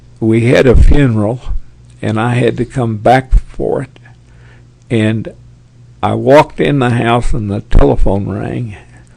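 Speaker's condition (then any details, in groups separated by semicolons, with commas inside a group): Parkinson's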